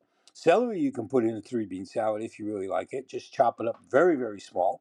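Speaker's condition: No condition

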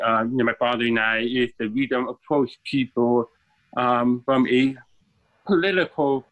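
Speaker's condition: Deafness, born deaf

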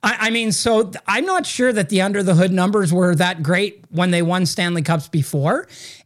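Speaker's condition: No condition

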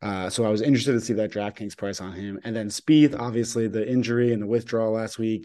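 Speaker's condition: No condition

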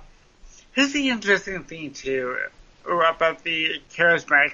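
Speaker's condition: Cerebral palsy, mild; mile took 21 minutes

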